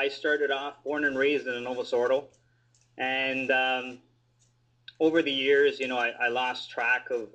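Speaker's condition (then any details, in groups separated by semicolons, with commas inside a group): No condition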